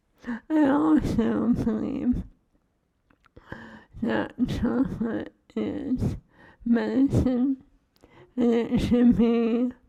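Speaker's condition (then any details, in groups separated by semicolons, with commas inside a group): ALS; feeding tube; swallowing lost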